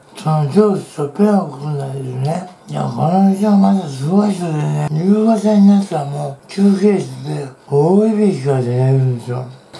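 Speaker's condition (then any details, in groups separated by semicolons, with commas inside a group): Tongue cancer, partial glossectomy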